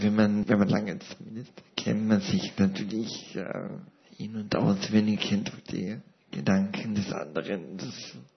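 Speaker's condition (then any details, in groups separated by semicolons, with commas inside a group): Paralysis with ventilator dependence; lives with ventilator, personal assistance in daily life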